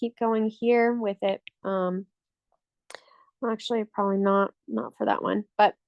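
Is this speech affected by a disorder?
No.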